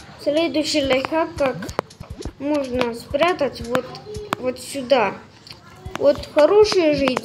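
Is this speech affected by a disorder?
No.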